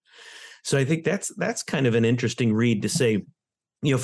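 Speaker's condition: No condition

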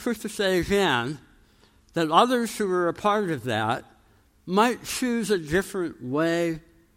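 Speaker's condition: Tongue cancer, jaw reconstruction

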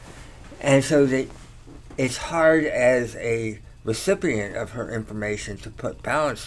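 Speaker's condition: Tongue cancer surgery; chemotherapy

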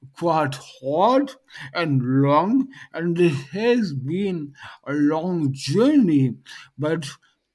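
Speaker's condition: Dysarthria post-stroke; speech highly affected, lost most mobility, vision and hearing also affected; initially unable to communicate by text or voice, often not understood, now more understandable

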